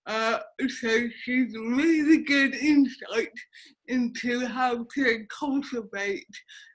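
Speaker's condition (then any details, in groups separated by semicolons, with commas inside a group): Cerebral palsy; affects speech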